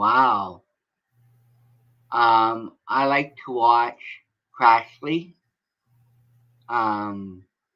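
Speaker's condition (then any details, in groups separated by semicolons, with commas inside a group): Cerebral palsy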